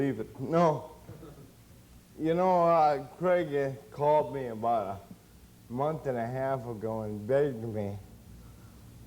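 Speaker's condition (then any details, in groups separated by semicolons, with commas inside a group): Cerebral palsy; since birth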